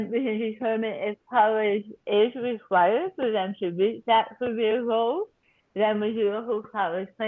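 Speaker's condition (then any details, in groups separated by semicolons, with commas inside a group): Tongue cancer surgery and reconstruction; cancer about one year ago; voice altered by surgery and reconstruction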